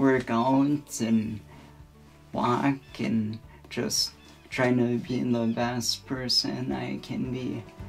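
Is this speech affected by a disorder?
Yes: cerebral spinal ataxia.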